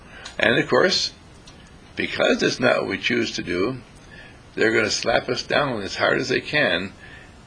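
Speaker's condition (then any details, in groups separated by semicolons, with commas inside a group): No condition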